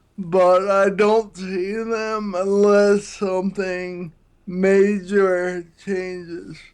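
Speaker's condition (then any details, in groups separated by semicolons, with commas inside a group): Friedreich's ataxia; affects speech, sounds drunk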